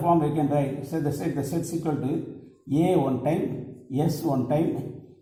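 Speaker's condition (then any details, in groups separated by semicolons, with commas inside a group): No condition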